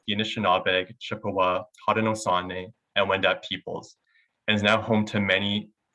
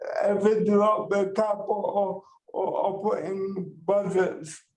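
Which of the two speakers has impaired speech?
The second: cerebral palsy; power wheelchair user.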